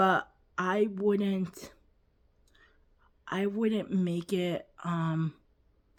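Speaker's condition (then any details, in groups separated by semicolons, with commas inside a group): Cerebral palsy, quadriplegic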